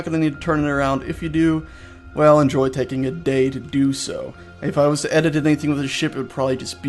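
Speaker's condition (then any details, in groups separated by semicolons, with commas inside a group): No condition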